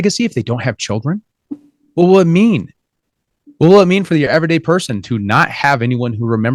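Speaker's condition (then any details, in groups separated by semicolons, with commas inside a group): No condition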